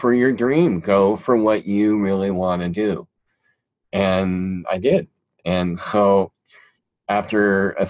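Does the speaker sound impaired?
Yes: cleft palate; present since childhood.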